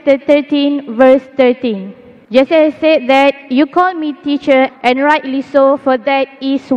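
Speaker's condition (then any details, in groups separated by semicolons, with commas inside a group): No condition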